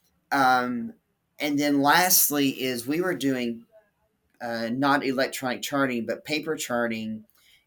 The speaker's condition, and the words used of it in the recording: No condition.